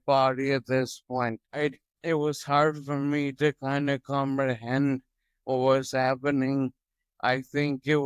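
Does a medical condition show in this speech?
Yes: toxic leukoencephalopathy, locked-in syndrome; recovered, onset at 28.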